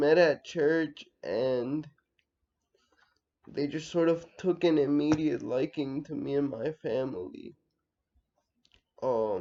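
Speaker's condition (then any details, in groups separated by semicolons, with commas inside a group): Cerebral palsy, mixed, mild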